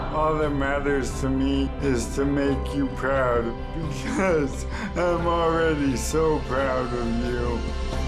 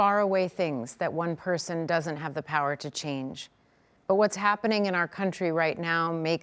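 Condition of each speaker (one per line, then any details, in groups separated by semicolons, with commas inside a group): ALS; rapidly progressing whole-body paralysis, uses wheelchair; speaks through computer voice
No condition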